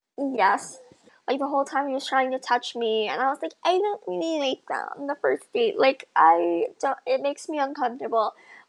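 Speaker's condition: Bilateral cleft lip and palate; very wide cleft of lip

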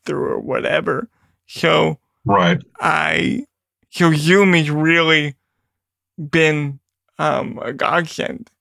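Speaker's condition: Cerebral palsy, quadriplegic

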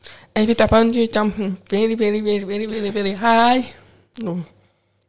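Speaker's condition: Profound deafness, cochlear implant; getting tired

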